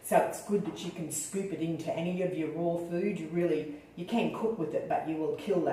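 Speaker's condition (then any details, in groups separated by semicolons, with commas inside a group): No condition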